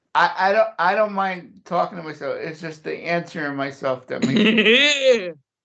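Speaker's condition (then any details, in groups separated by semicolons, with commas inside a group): Cerebral palsy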